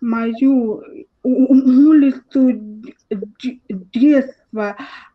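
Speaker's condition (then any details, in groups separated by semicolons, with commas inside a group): Cerebral palsy, spastic diplegia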